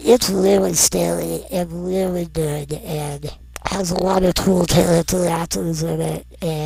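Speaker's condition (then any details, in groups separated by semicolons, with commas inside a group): Non-progressive muscular dystrophy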